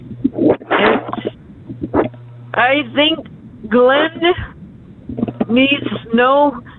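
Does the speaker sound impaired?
Yes: stroke and Lou Gehrig's disease; ALS (Lou Gehrig's disease), diagnosis took a few years, clear almost 2 years ago, progressing faster, disabled; small stroke 5 months ago, age 56; talks funny since stroke, describes speech as talking cursive.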